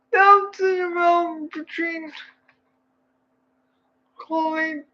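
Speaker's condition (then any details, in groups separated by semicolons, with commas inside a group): Cerebral palsy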